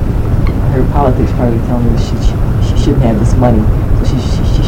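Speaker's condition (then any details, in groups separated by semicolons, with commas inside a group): No condition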